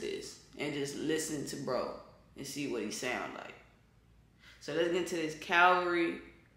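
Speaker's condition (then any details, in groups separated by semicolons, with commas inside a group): No condition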